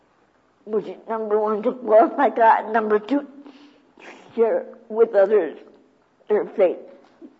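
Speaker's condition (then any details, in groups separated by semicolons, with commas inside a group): Cerebral palsy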